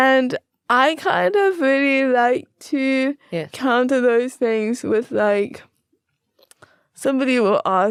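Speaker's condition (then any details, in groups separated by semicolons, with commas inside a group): Cerebral palsy, spastic quadriplegia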